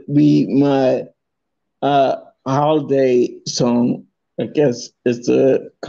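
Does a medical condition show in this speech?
Yes: multiple sclerosis.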